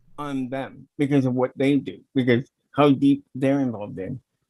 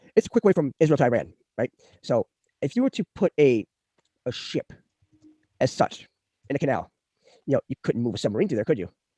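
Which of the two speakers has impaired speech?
The first: cerebral palsy; listeners may not understand speech.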